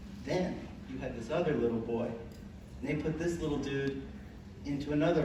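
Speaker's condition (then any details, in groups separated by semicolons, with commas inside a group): No condition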